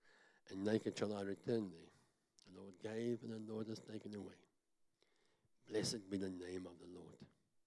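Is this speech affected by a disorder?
Yes: cleft palate; talks funny, self-described.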